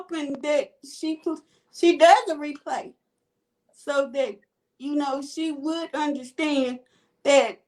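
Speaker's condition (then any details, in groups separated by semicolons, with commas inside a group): Cerebral palsy; quadriplegic type, all four limbs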